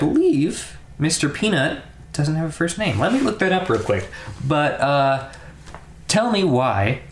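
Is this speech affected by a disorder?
No.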